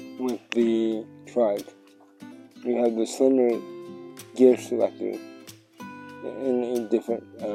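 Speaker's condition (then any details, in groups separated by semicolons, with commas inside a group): Cerebral palsy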